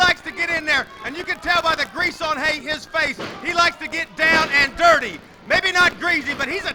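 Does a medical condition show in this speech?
No.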